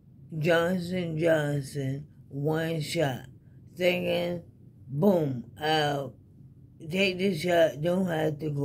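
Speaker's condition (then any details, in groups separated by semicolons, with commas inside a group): ALS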